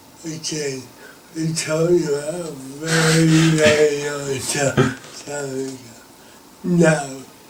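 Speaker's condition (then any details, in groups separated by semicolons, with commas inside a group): Cerebral palsy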